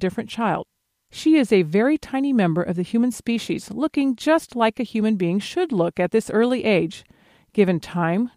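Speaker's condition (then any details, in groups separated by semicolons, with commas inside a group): No condition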